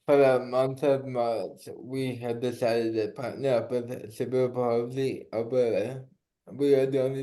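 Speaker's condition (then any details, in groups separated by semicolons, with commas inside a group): Cerebral palsy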